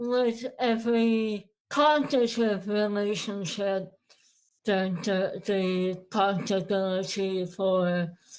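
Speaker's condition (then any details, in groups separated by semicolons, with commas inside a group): Moebius syndrome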